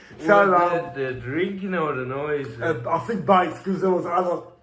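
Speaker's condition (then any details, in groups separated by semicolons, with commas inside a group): Cerebral palsy; from birth, tight muscles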